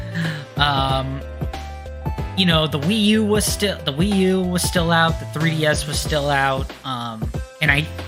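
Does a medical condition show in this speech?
No.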